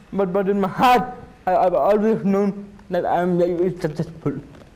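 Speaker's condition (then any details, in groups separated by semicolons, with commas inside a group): Cerebral palsy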